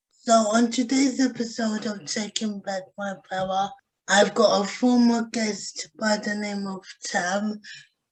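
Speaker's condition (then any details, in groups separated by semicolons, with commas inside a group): Cerebral palsy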